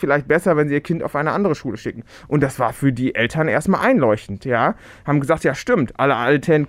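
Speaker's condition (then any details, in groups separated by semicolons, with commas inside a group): No condition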